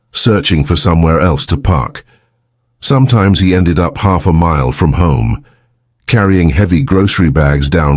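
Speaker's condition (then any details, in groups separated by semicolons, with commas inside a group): No condition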